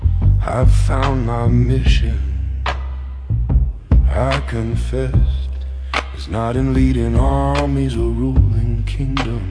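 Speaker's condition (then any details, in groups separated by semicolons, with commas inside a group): No condition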